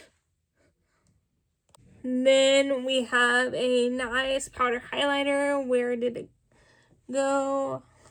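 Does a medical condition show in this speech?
Yes: cerebral palsy, spastic.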